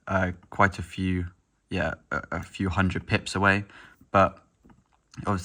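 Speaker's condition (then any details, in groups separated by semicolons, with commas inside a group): No condition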